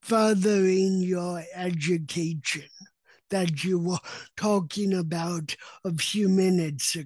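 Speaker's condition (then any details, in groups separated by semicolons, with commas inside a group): Cerebral palsy; self-described chatterbox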